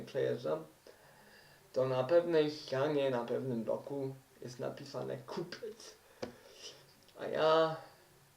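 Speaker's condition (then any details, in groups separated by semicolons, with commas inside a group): Cerebral palsy; uses wheelchair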